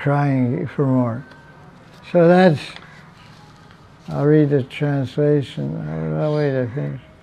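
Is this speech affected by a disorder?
Yes: deafness; reads translations aloud.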